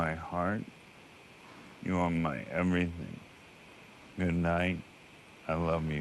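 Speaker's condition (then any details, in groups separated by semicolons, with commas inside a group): ALS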